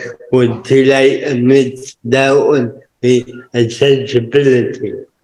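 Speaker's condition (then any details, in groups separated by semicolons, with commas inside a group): Cerebral palsy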